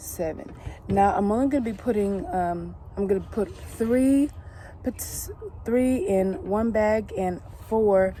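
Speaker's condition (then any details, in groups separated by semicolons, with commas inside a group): No condition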